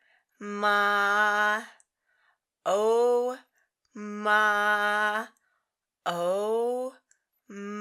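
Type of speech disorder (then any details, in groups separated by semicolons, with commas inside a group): Childhood apraxia of speech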